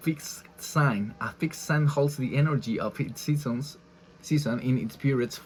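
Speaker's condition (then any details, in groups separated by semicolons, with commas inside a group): No condition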